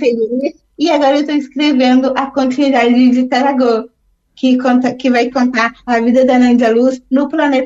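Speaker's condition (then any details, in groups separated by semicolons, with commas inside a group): Down syndrome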